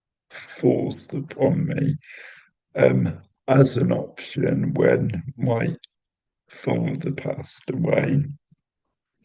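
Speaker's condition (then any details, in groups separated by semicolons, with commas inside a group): Cerebral palsy; intrathecal baclofen pump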